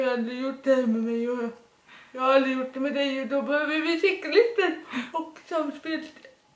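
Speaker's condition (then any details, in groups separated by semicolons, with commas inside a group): Dyskinetic cerebral palsy; dyskinetic form, severe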